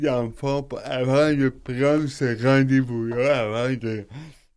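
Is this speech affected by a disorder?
Yes: cerebral palsy; wheelchair user, stair-climbing wheelchair chosen for autonomy, not subsidized; self-described as speaking a bit oddly, host says speech not odd at all.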